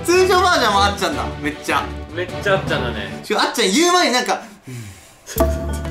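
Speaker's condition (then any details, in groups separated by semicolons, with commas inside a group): No condition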